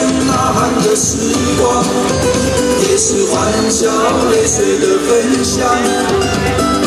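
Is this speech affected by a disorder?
No.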